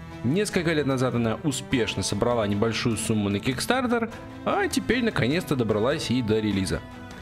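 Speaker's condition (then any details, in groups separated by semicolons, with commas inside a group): No condition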